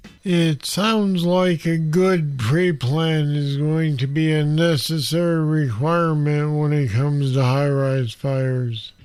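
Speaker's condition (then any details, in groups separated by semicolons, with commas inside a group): Parkinson's disease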